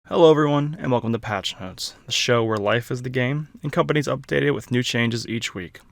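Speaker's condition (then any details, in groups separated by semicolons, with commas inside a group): No condition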